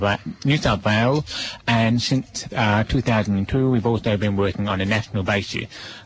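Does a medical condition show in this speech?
Yes: deafness; relies on lip reading host in studio, cannot hear music, only feels vibration.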